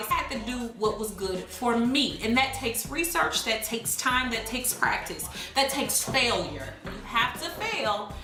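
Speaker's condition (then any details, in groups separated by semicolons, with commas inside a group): No condition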